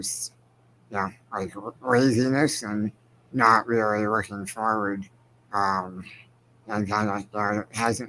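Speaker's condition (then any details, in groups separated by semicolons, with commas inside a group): Spinal muscular atrophy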